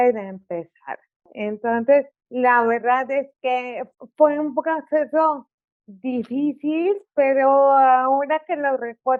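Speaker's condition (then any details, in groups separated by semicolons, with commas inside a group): Cerebral palsy; articulation affected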